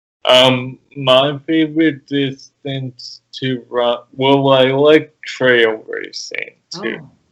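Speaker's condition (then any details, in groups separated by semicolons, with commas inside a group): Cerebral palsy; present from birth, childhood physical therapy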